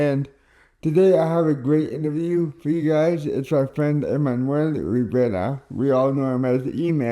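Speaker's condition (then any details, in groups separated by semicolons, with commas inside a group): Cerebral palsy; caused by stroke at birth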